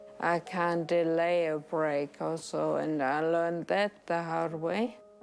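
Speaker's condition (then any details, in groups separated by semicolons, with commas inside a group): Severe traumatic brain injury, right-sided ataxia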